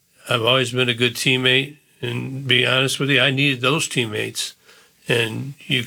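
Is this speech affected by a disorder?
Yes: Parkinson's disease; first symptom hand cramping, diagnosed about 11 years ago, progressive; drooling stage, does regular exercise.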